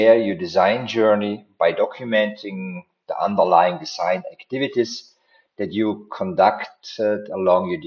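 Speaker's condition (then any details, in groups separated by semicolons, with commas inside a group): No condition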